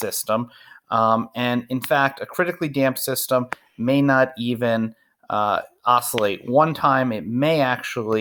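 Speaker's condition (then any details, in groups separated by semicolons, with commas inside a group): No condition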